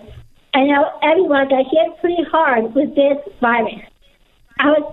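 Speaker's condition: Down syndrome; testified in Pennsylvania

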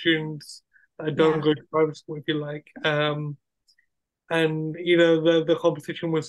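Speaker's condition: Cerebral palsy; acquired brain injury, wheelchair user

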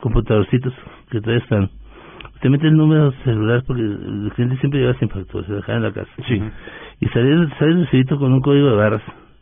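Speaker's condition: Parkinson's disease; voice sometimes trembles, sometimes understood, sometimes not understood at all

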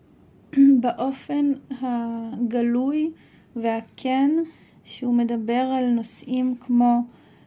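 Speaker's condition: No condition

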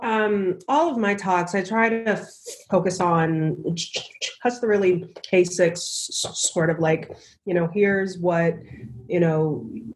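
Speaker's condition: Stuttering; described as a speech impediment; has a slight cold during the recording; stutters on stage and on camera; prolonged sounds

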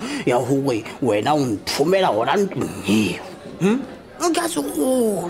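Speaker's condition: No condition

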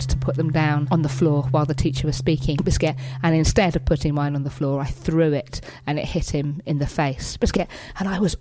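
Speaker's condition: Tourette's syndrome; diagnosed at end of high school, motor and vocal tics, tics felt as itch or pressure, intensified, coprolalia later; frequent unpredictable vocal tics throughout recording; tic words interrupt speech, hedgehog, cat, beans, tics call friend Matt left-wing idiot, makes noise

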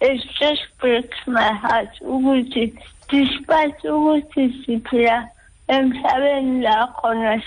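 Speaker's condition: Cerebral palsy, ataxic; able to speak

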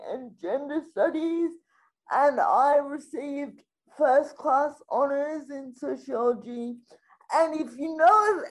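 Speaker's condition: Spastic quadriplegic cerebral palsy

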